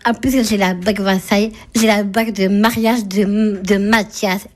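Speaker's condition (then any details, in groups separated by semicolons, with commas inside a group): Down syndrome (trisomy 21)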